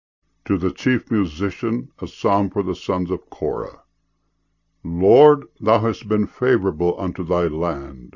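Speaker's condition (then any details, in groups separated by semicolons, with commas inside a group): No condition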